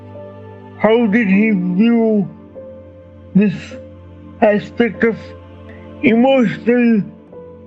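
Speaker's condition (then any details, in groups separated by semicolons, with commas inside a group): Cerebral palsy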